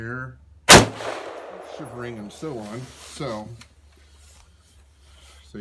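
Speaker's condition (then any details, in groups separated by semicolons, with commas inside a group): No condition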